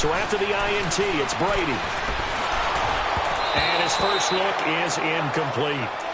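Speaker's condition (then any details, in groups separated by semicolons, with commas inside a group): No condition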